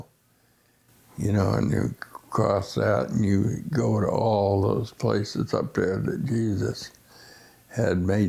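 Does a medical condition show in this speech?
Yes: essential tremor.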